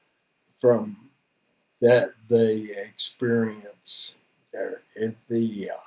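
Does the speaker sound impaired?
Yes: spinocerebellar ataxia type 3, SCA3 (Machado-Joseph disease); inherited CAG repeat affecting cerebellum, onset noticed as stumbling while marathon training, affects gait, fine motor skills, mood; symptomatic, no current treatment, hoping ASO (antisense oligonucleotide) therapy halts progression without reversing symptoms; speech somewhat distorted, swallowing affected, chokes when swallowing.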